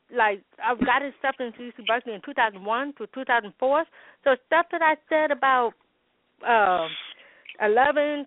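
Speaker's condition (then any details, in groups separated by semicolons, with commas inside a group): Hearing loss with speech impediment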